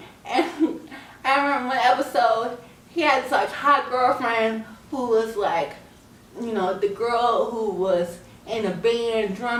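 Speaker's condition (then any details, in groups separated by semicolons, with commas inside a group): Cerebral palsy; scoliosis, spine and leg surgery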